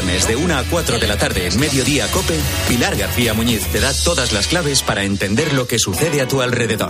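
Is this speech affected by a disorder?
No.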